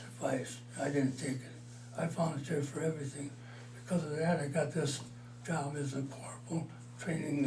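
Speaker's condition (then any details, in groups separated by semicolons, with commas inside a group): Parkinson's disease, mild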